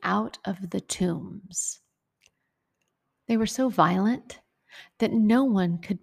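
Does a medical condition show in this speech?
No.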